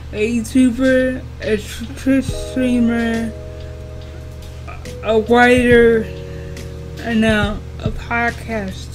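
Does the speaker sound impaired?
Yes: cerebral palsy; wheelchair user.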